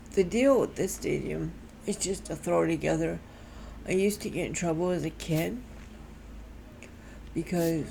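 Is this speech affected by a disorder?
Yes: cerebral palsy.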